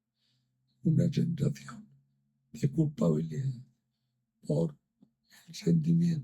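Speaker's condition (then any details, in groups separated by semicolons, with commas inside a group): ALS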